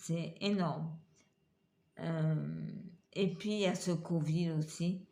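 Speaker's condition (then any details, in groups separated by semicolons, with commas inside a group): Multiple sclerosis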